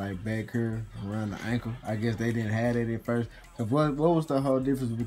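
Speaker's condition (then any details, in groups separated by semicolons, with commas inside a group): No condition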